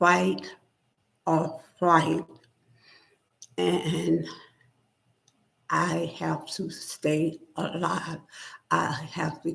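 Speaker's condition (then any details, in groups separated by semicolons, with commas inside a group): Spinal neurosarcoidosis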